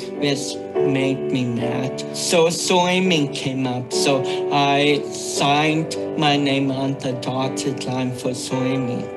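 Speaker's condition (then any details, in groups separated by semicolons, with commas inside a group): Cerebral palsy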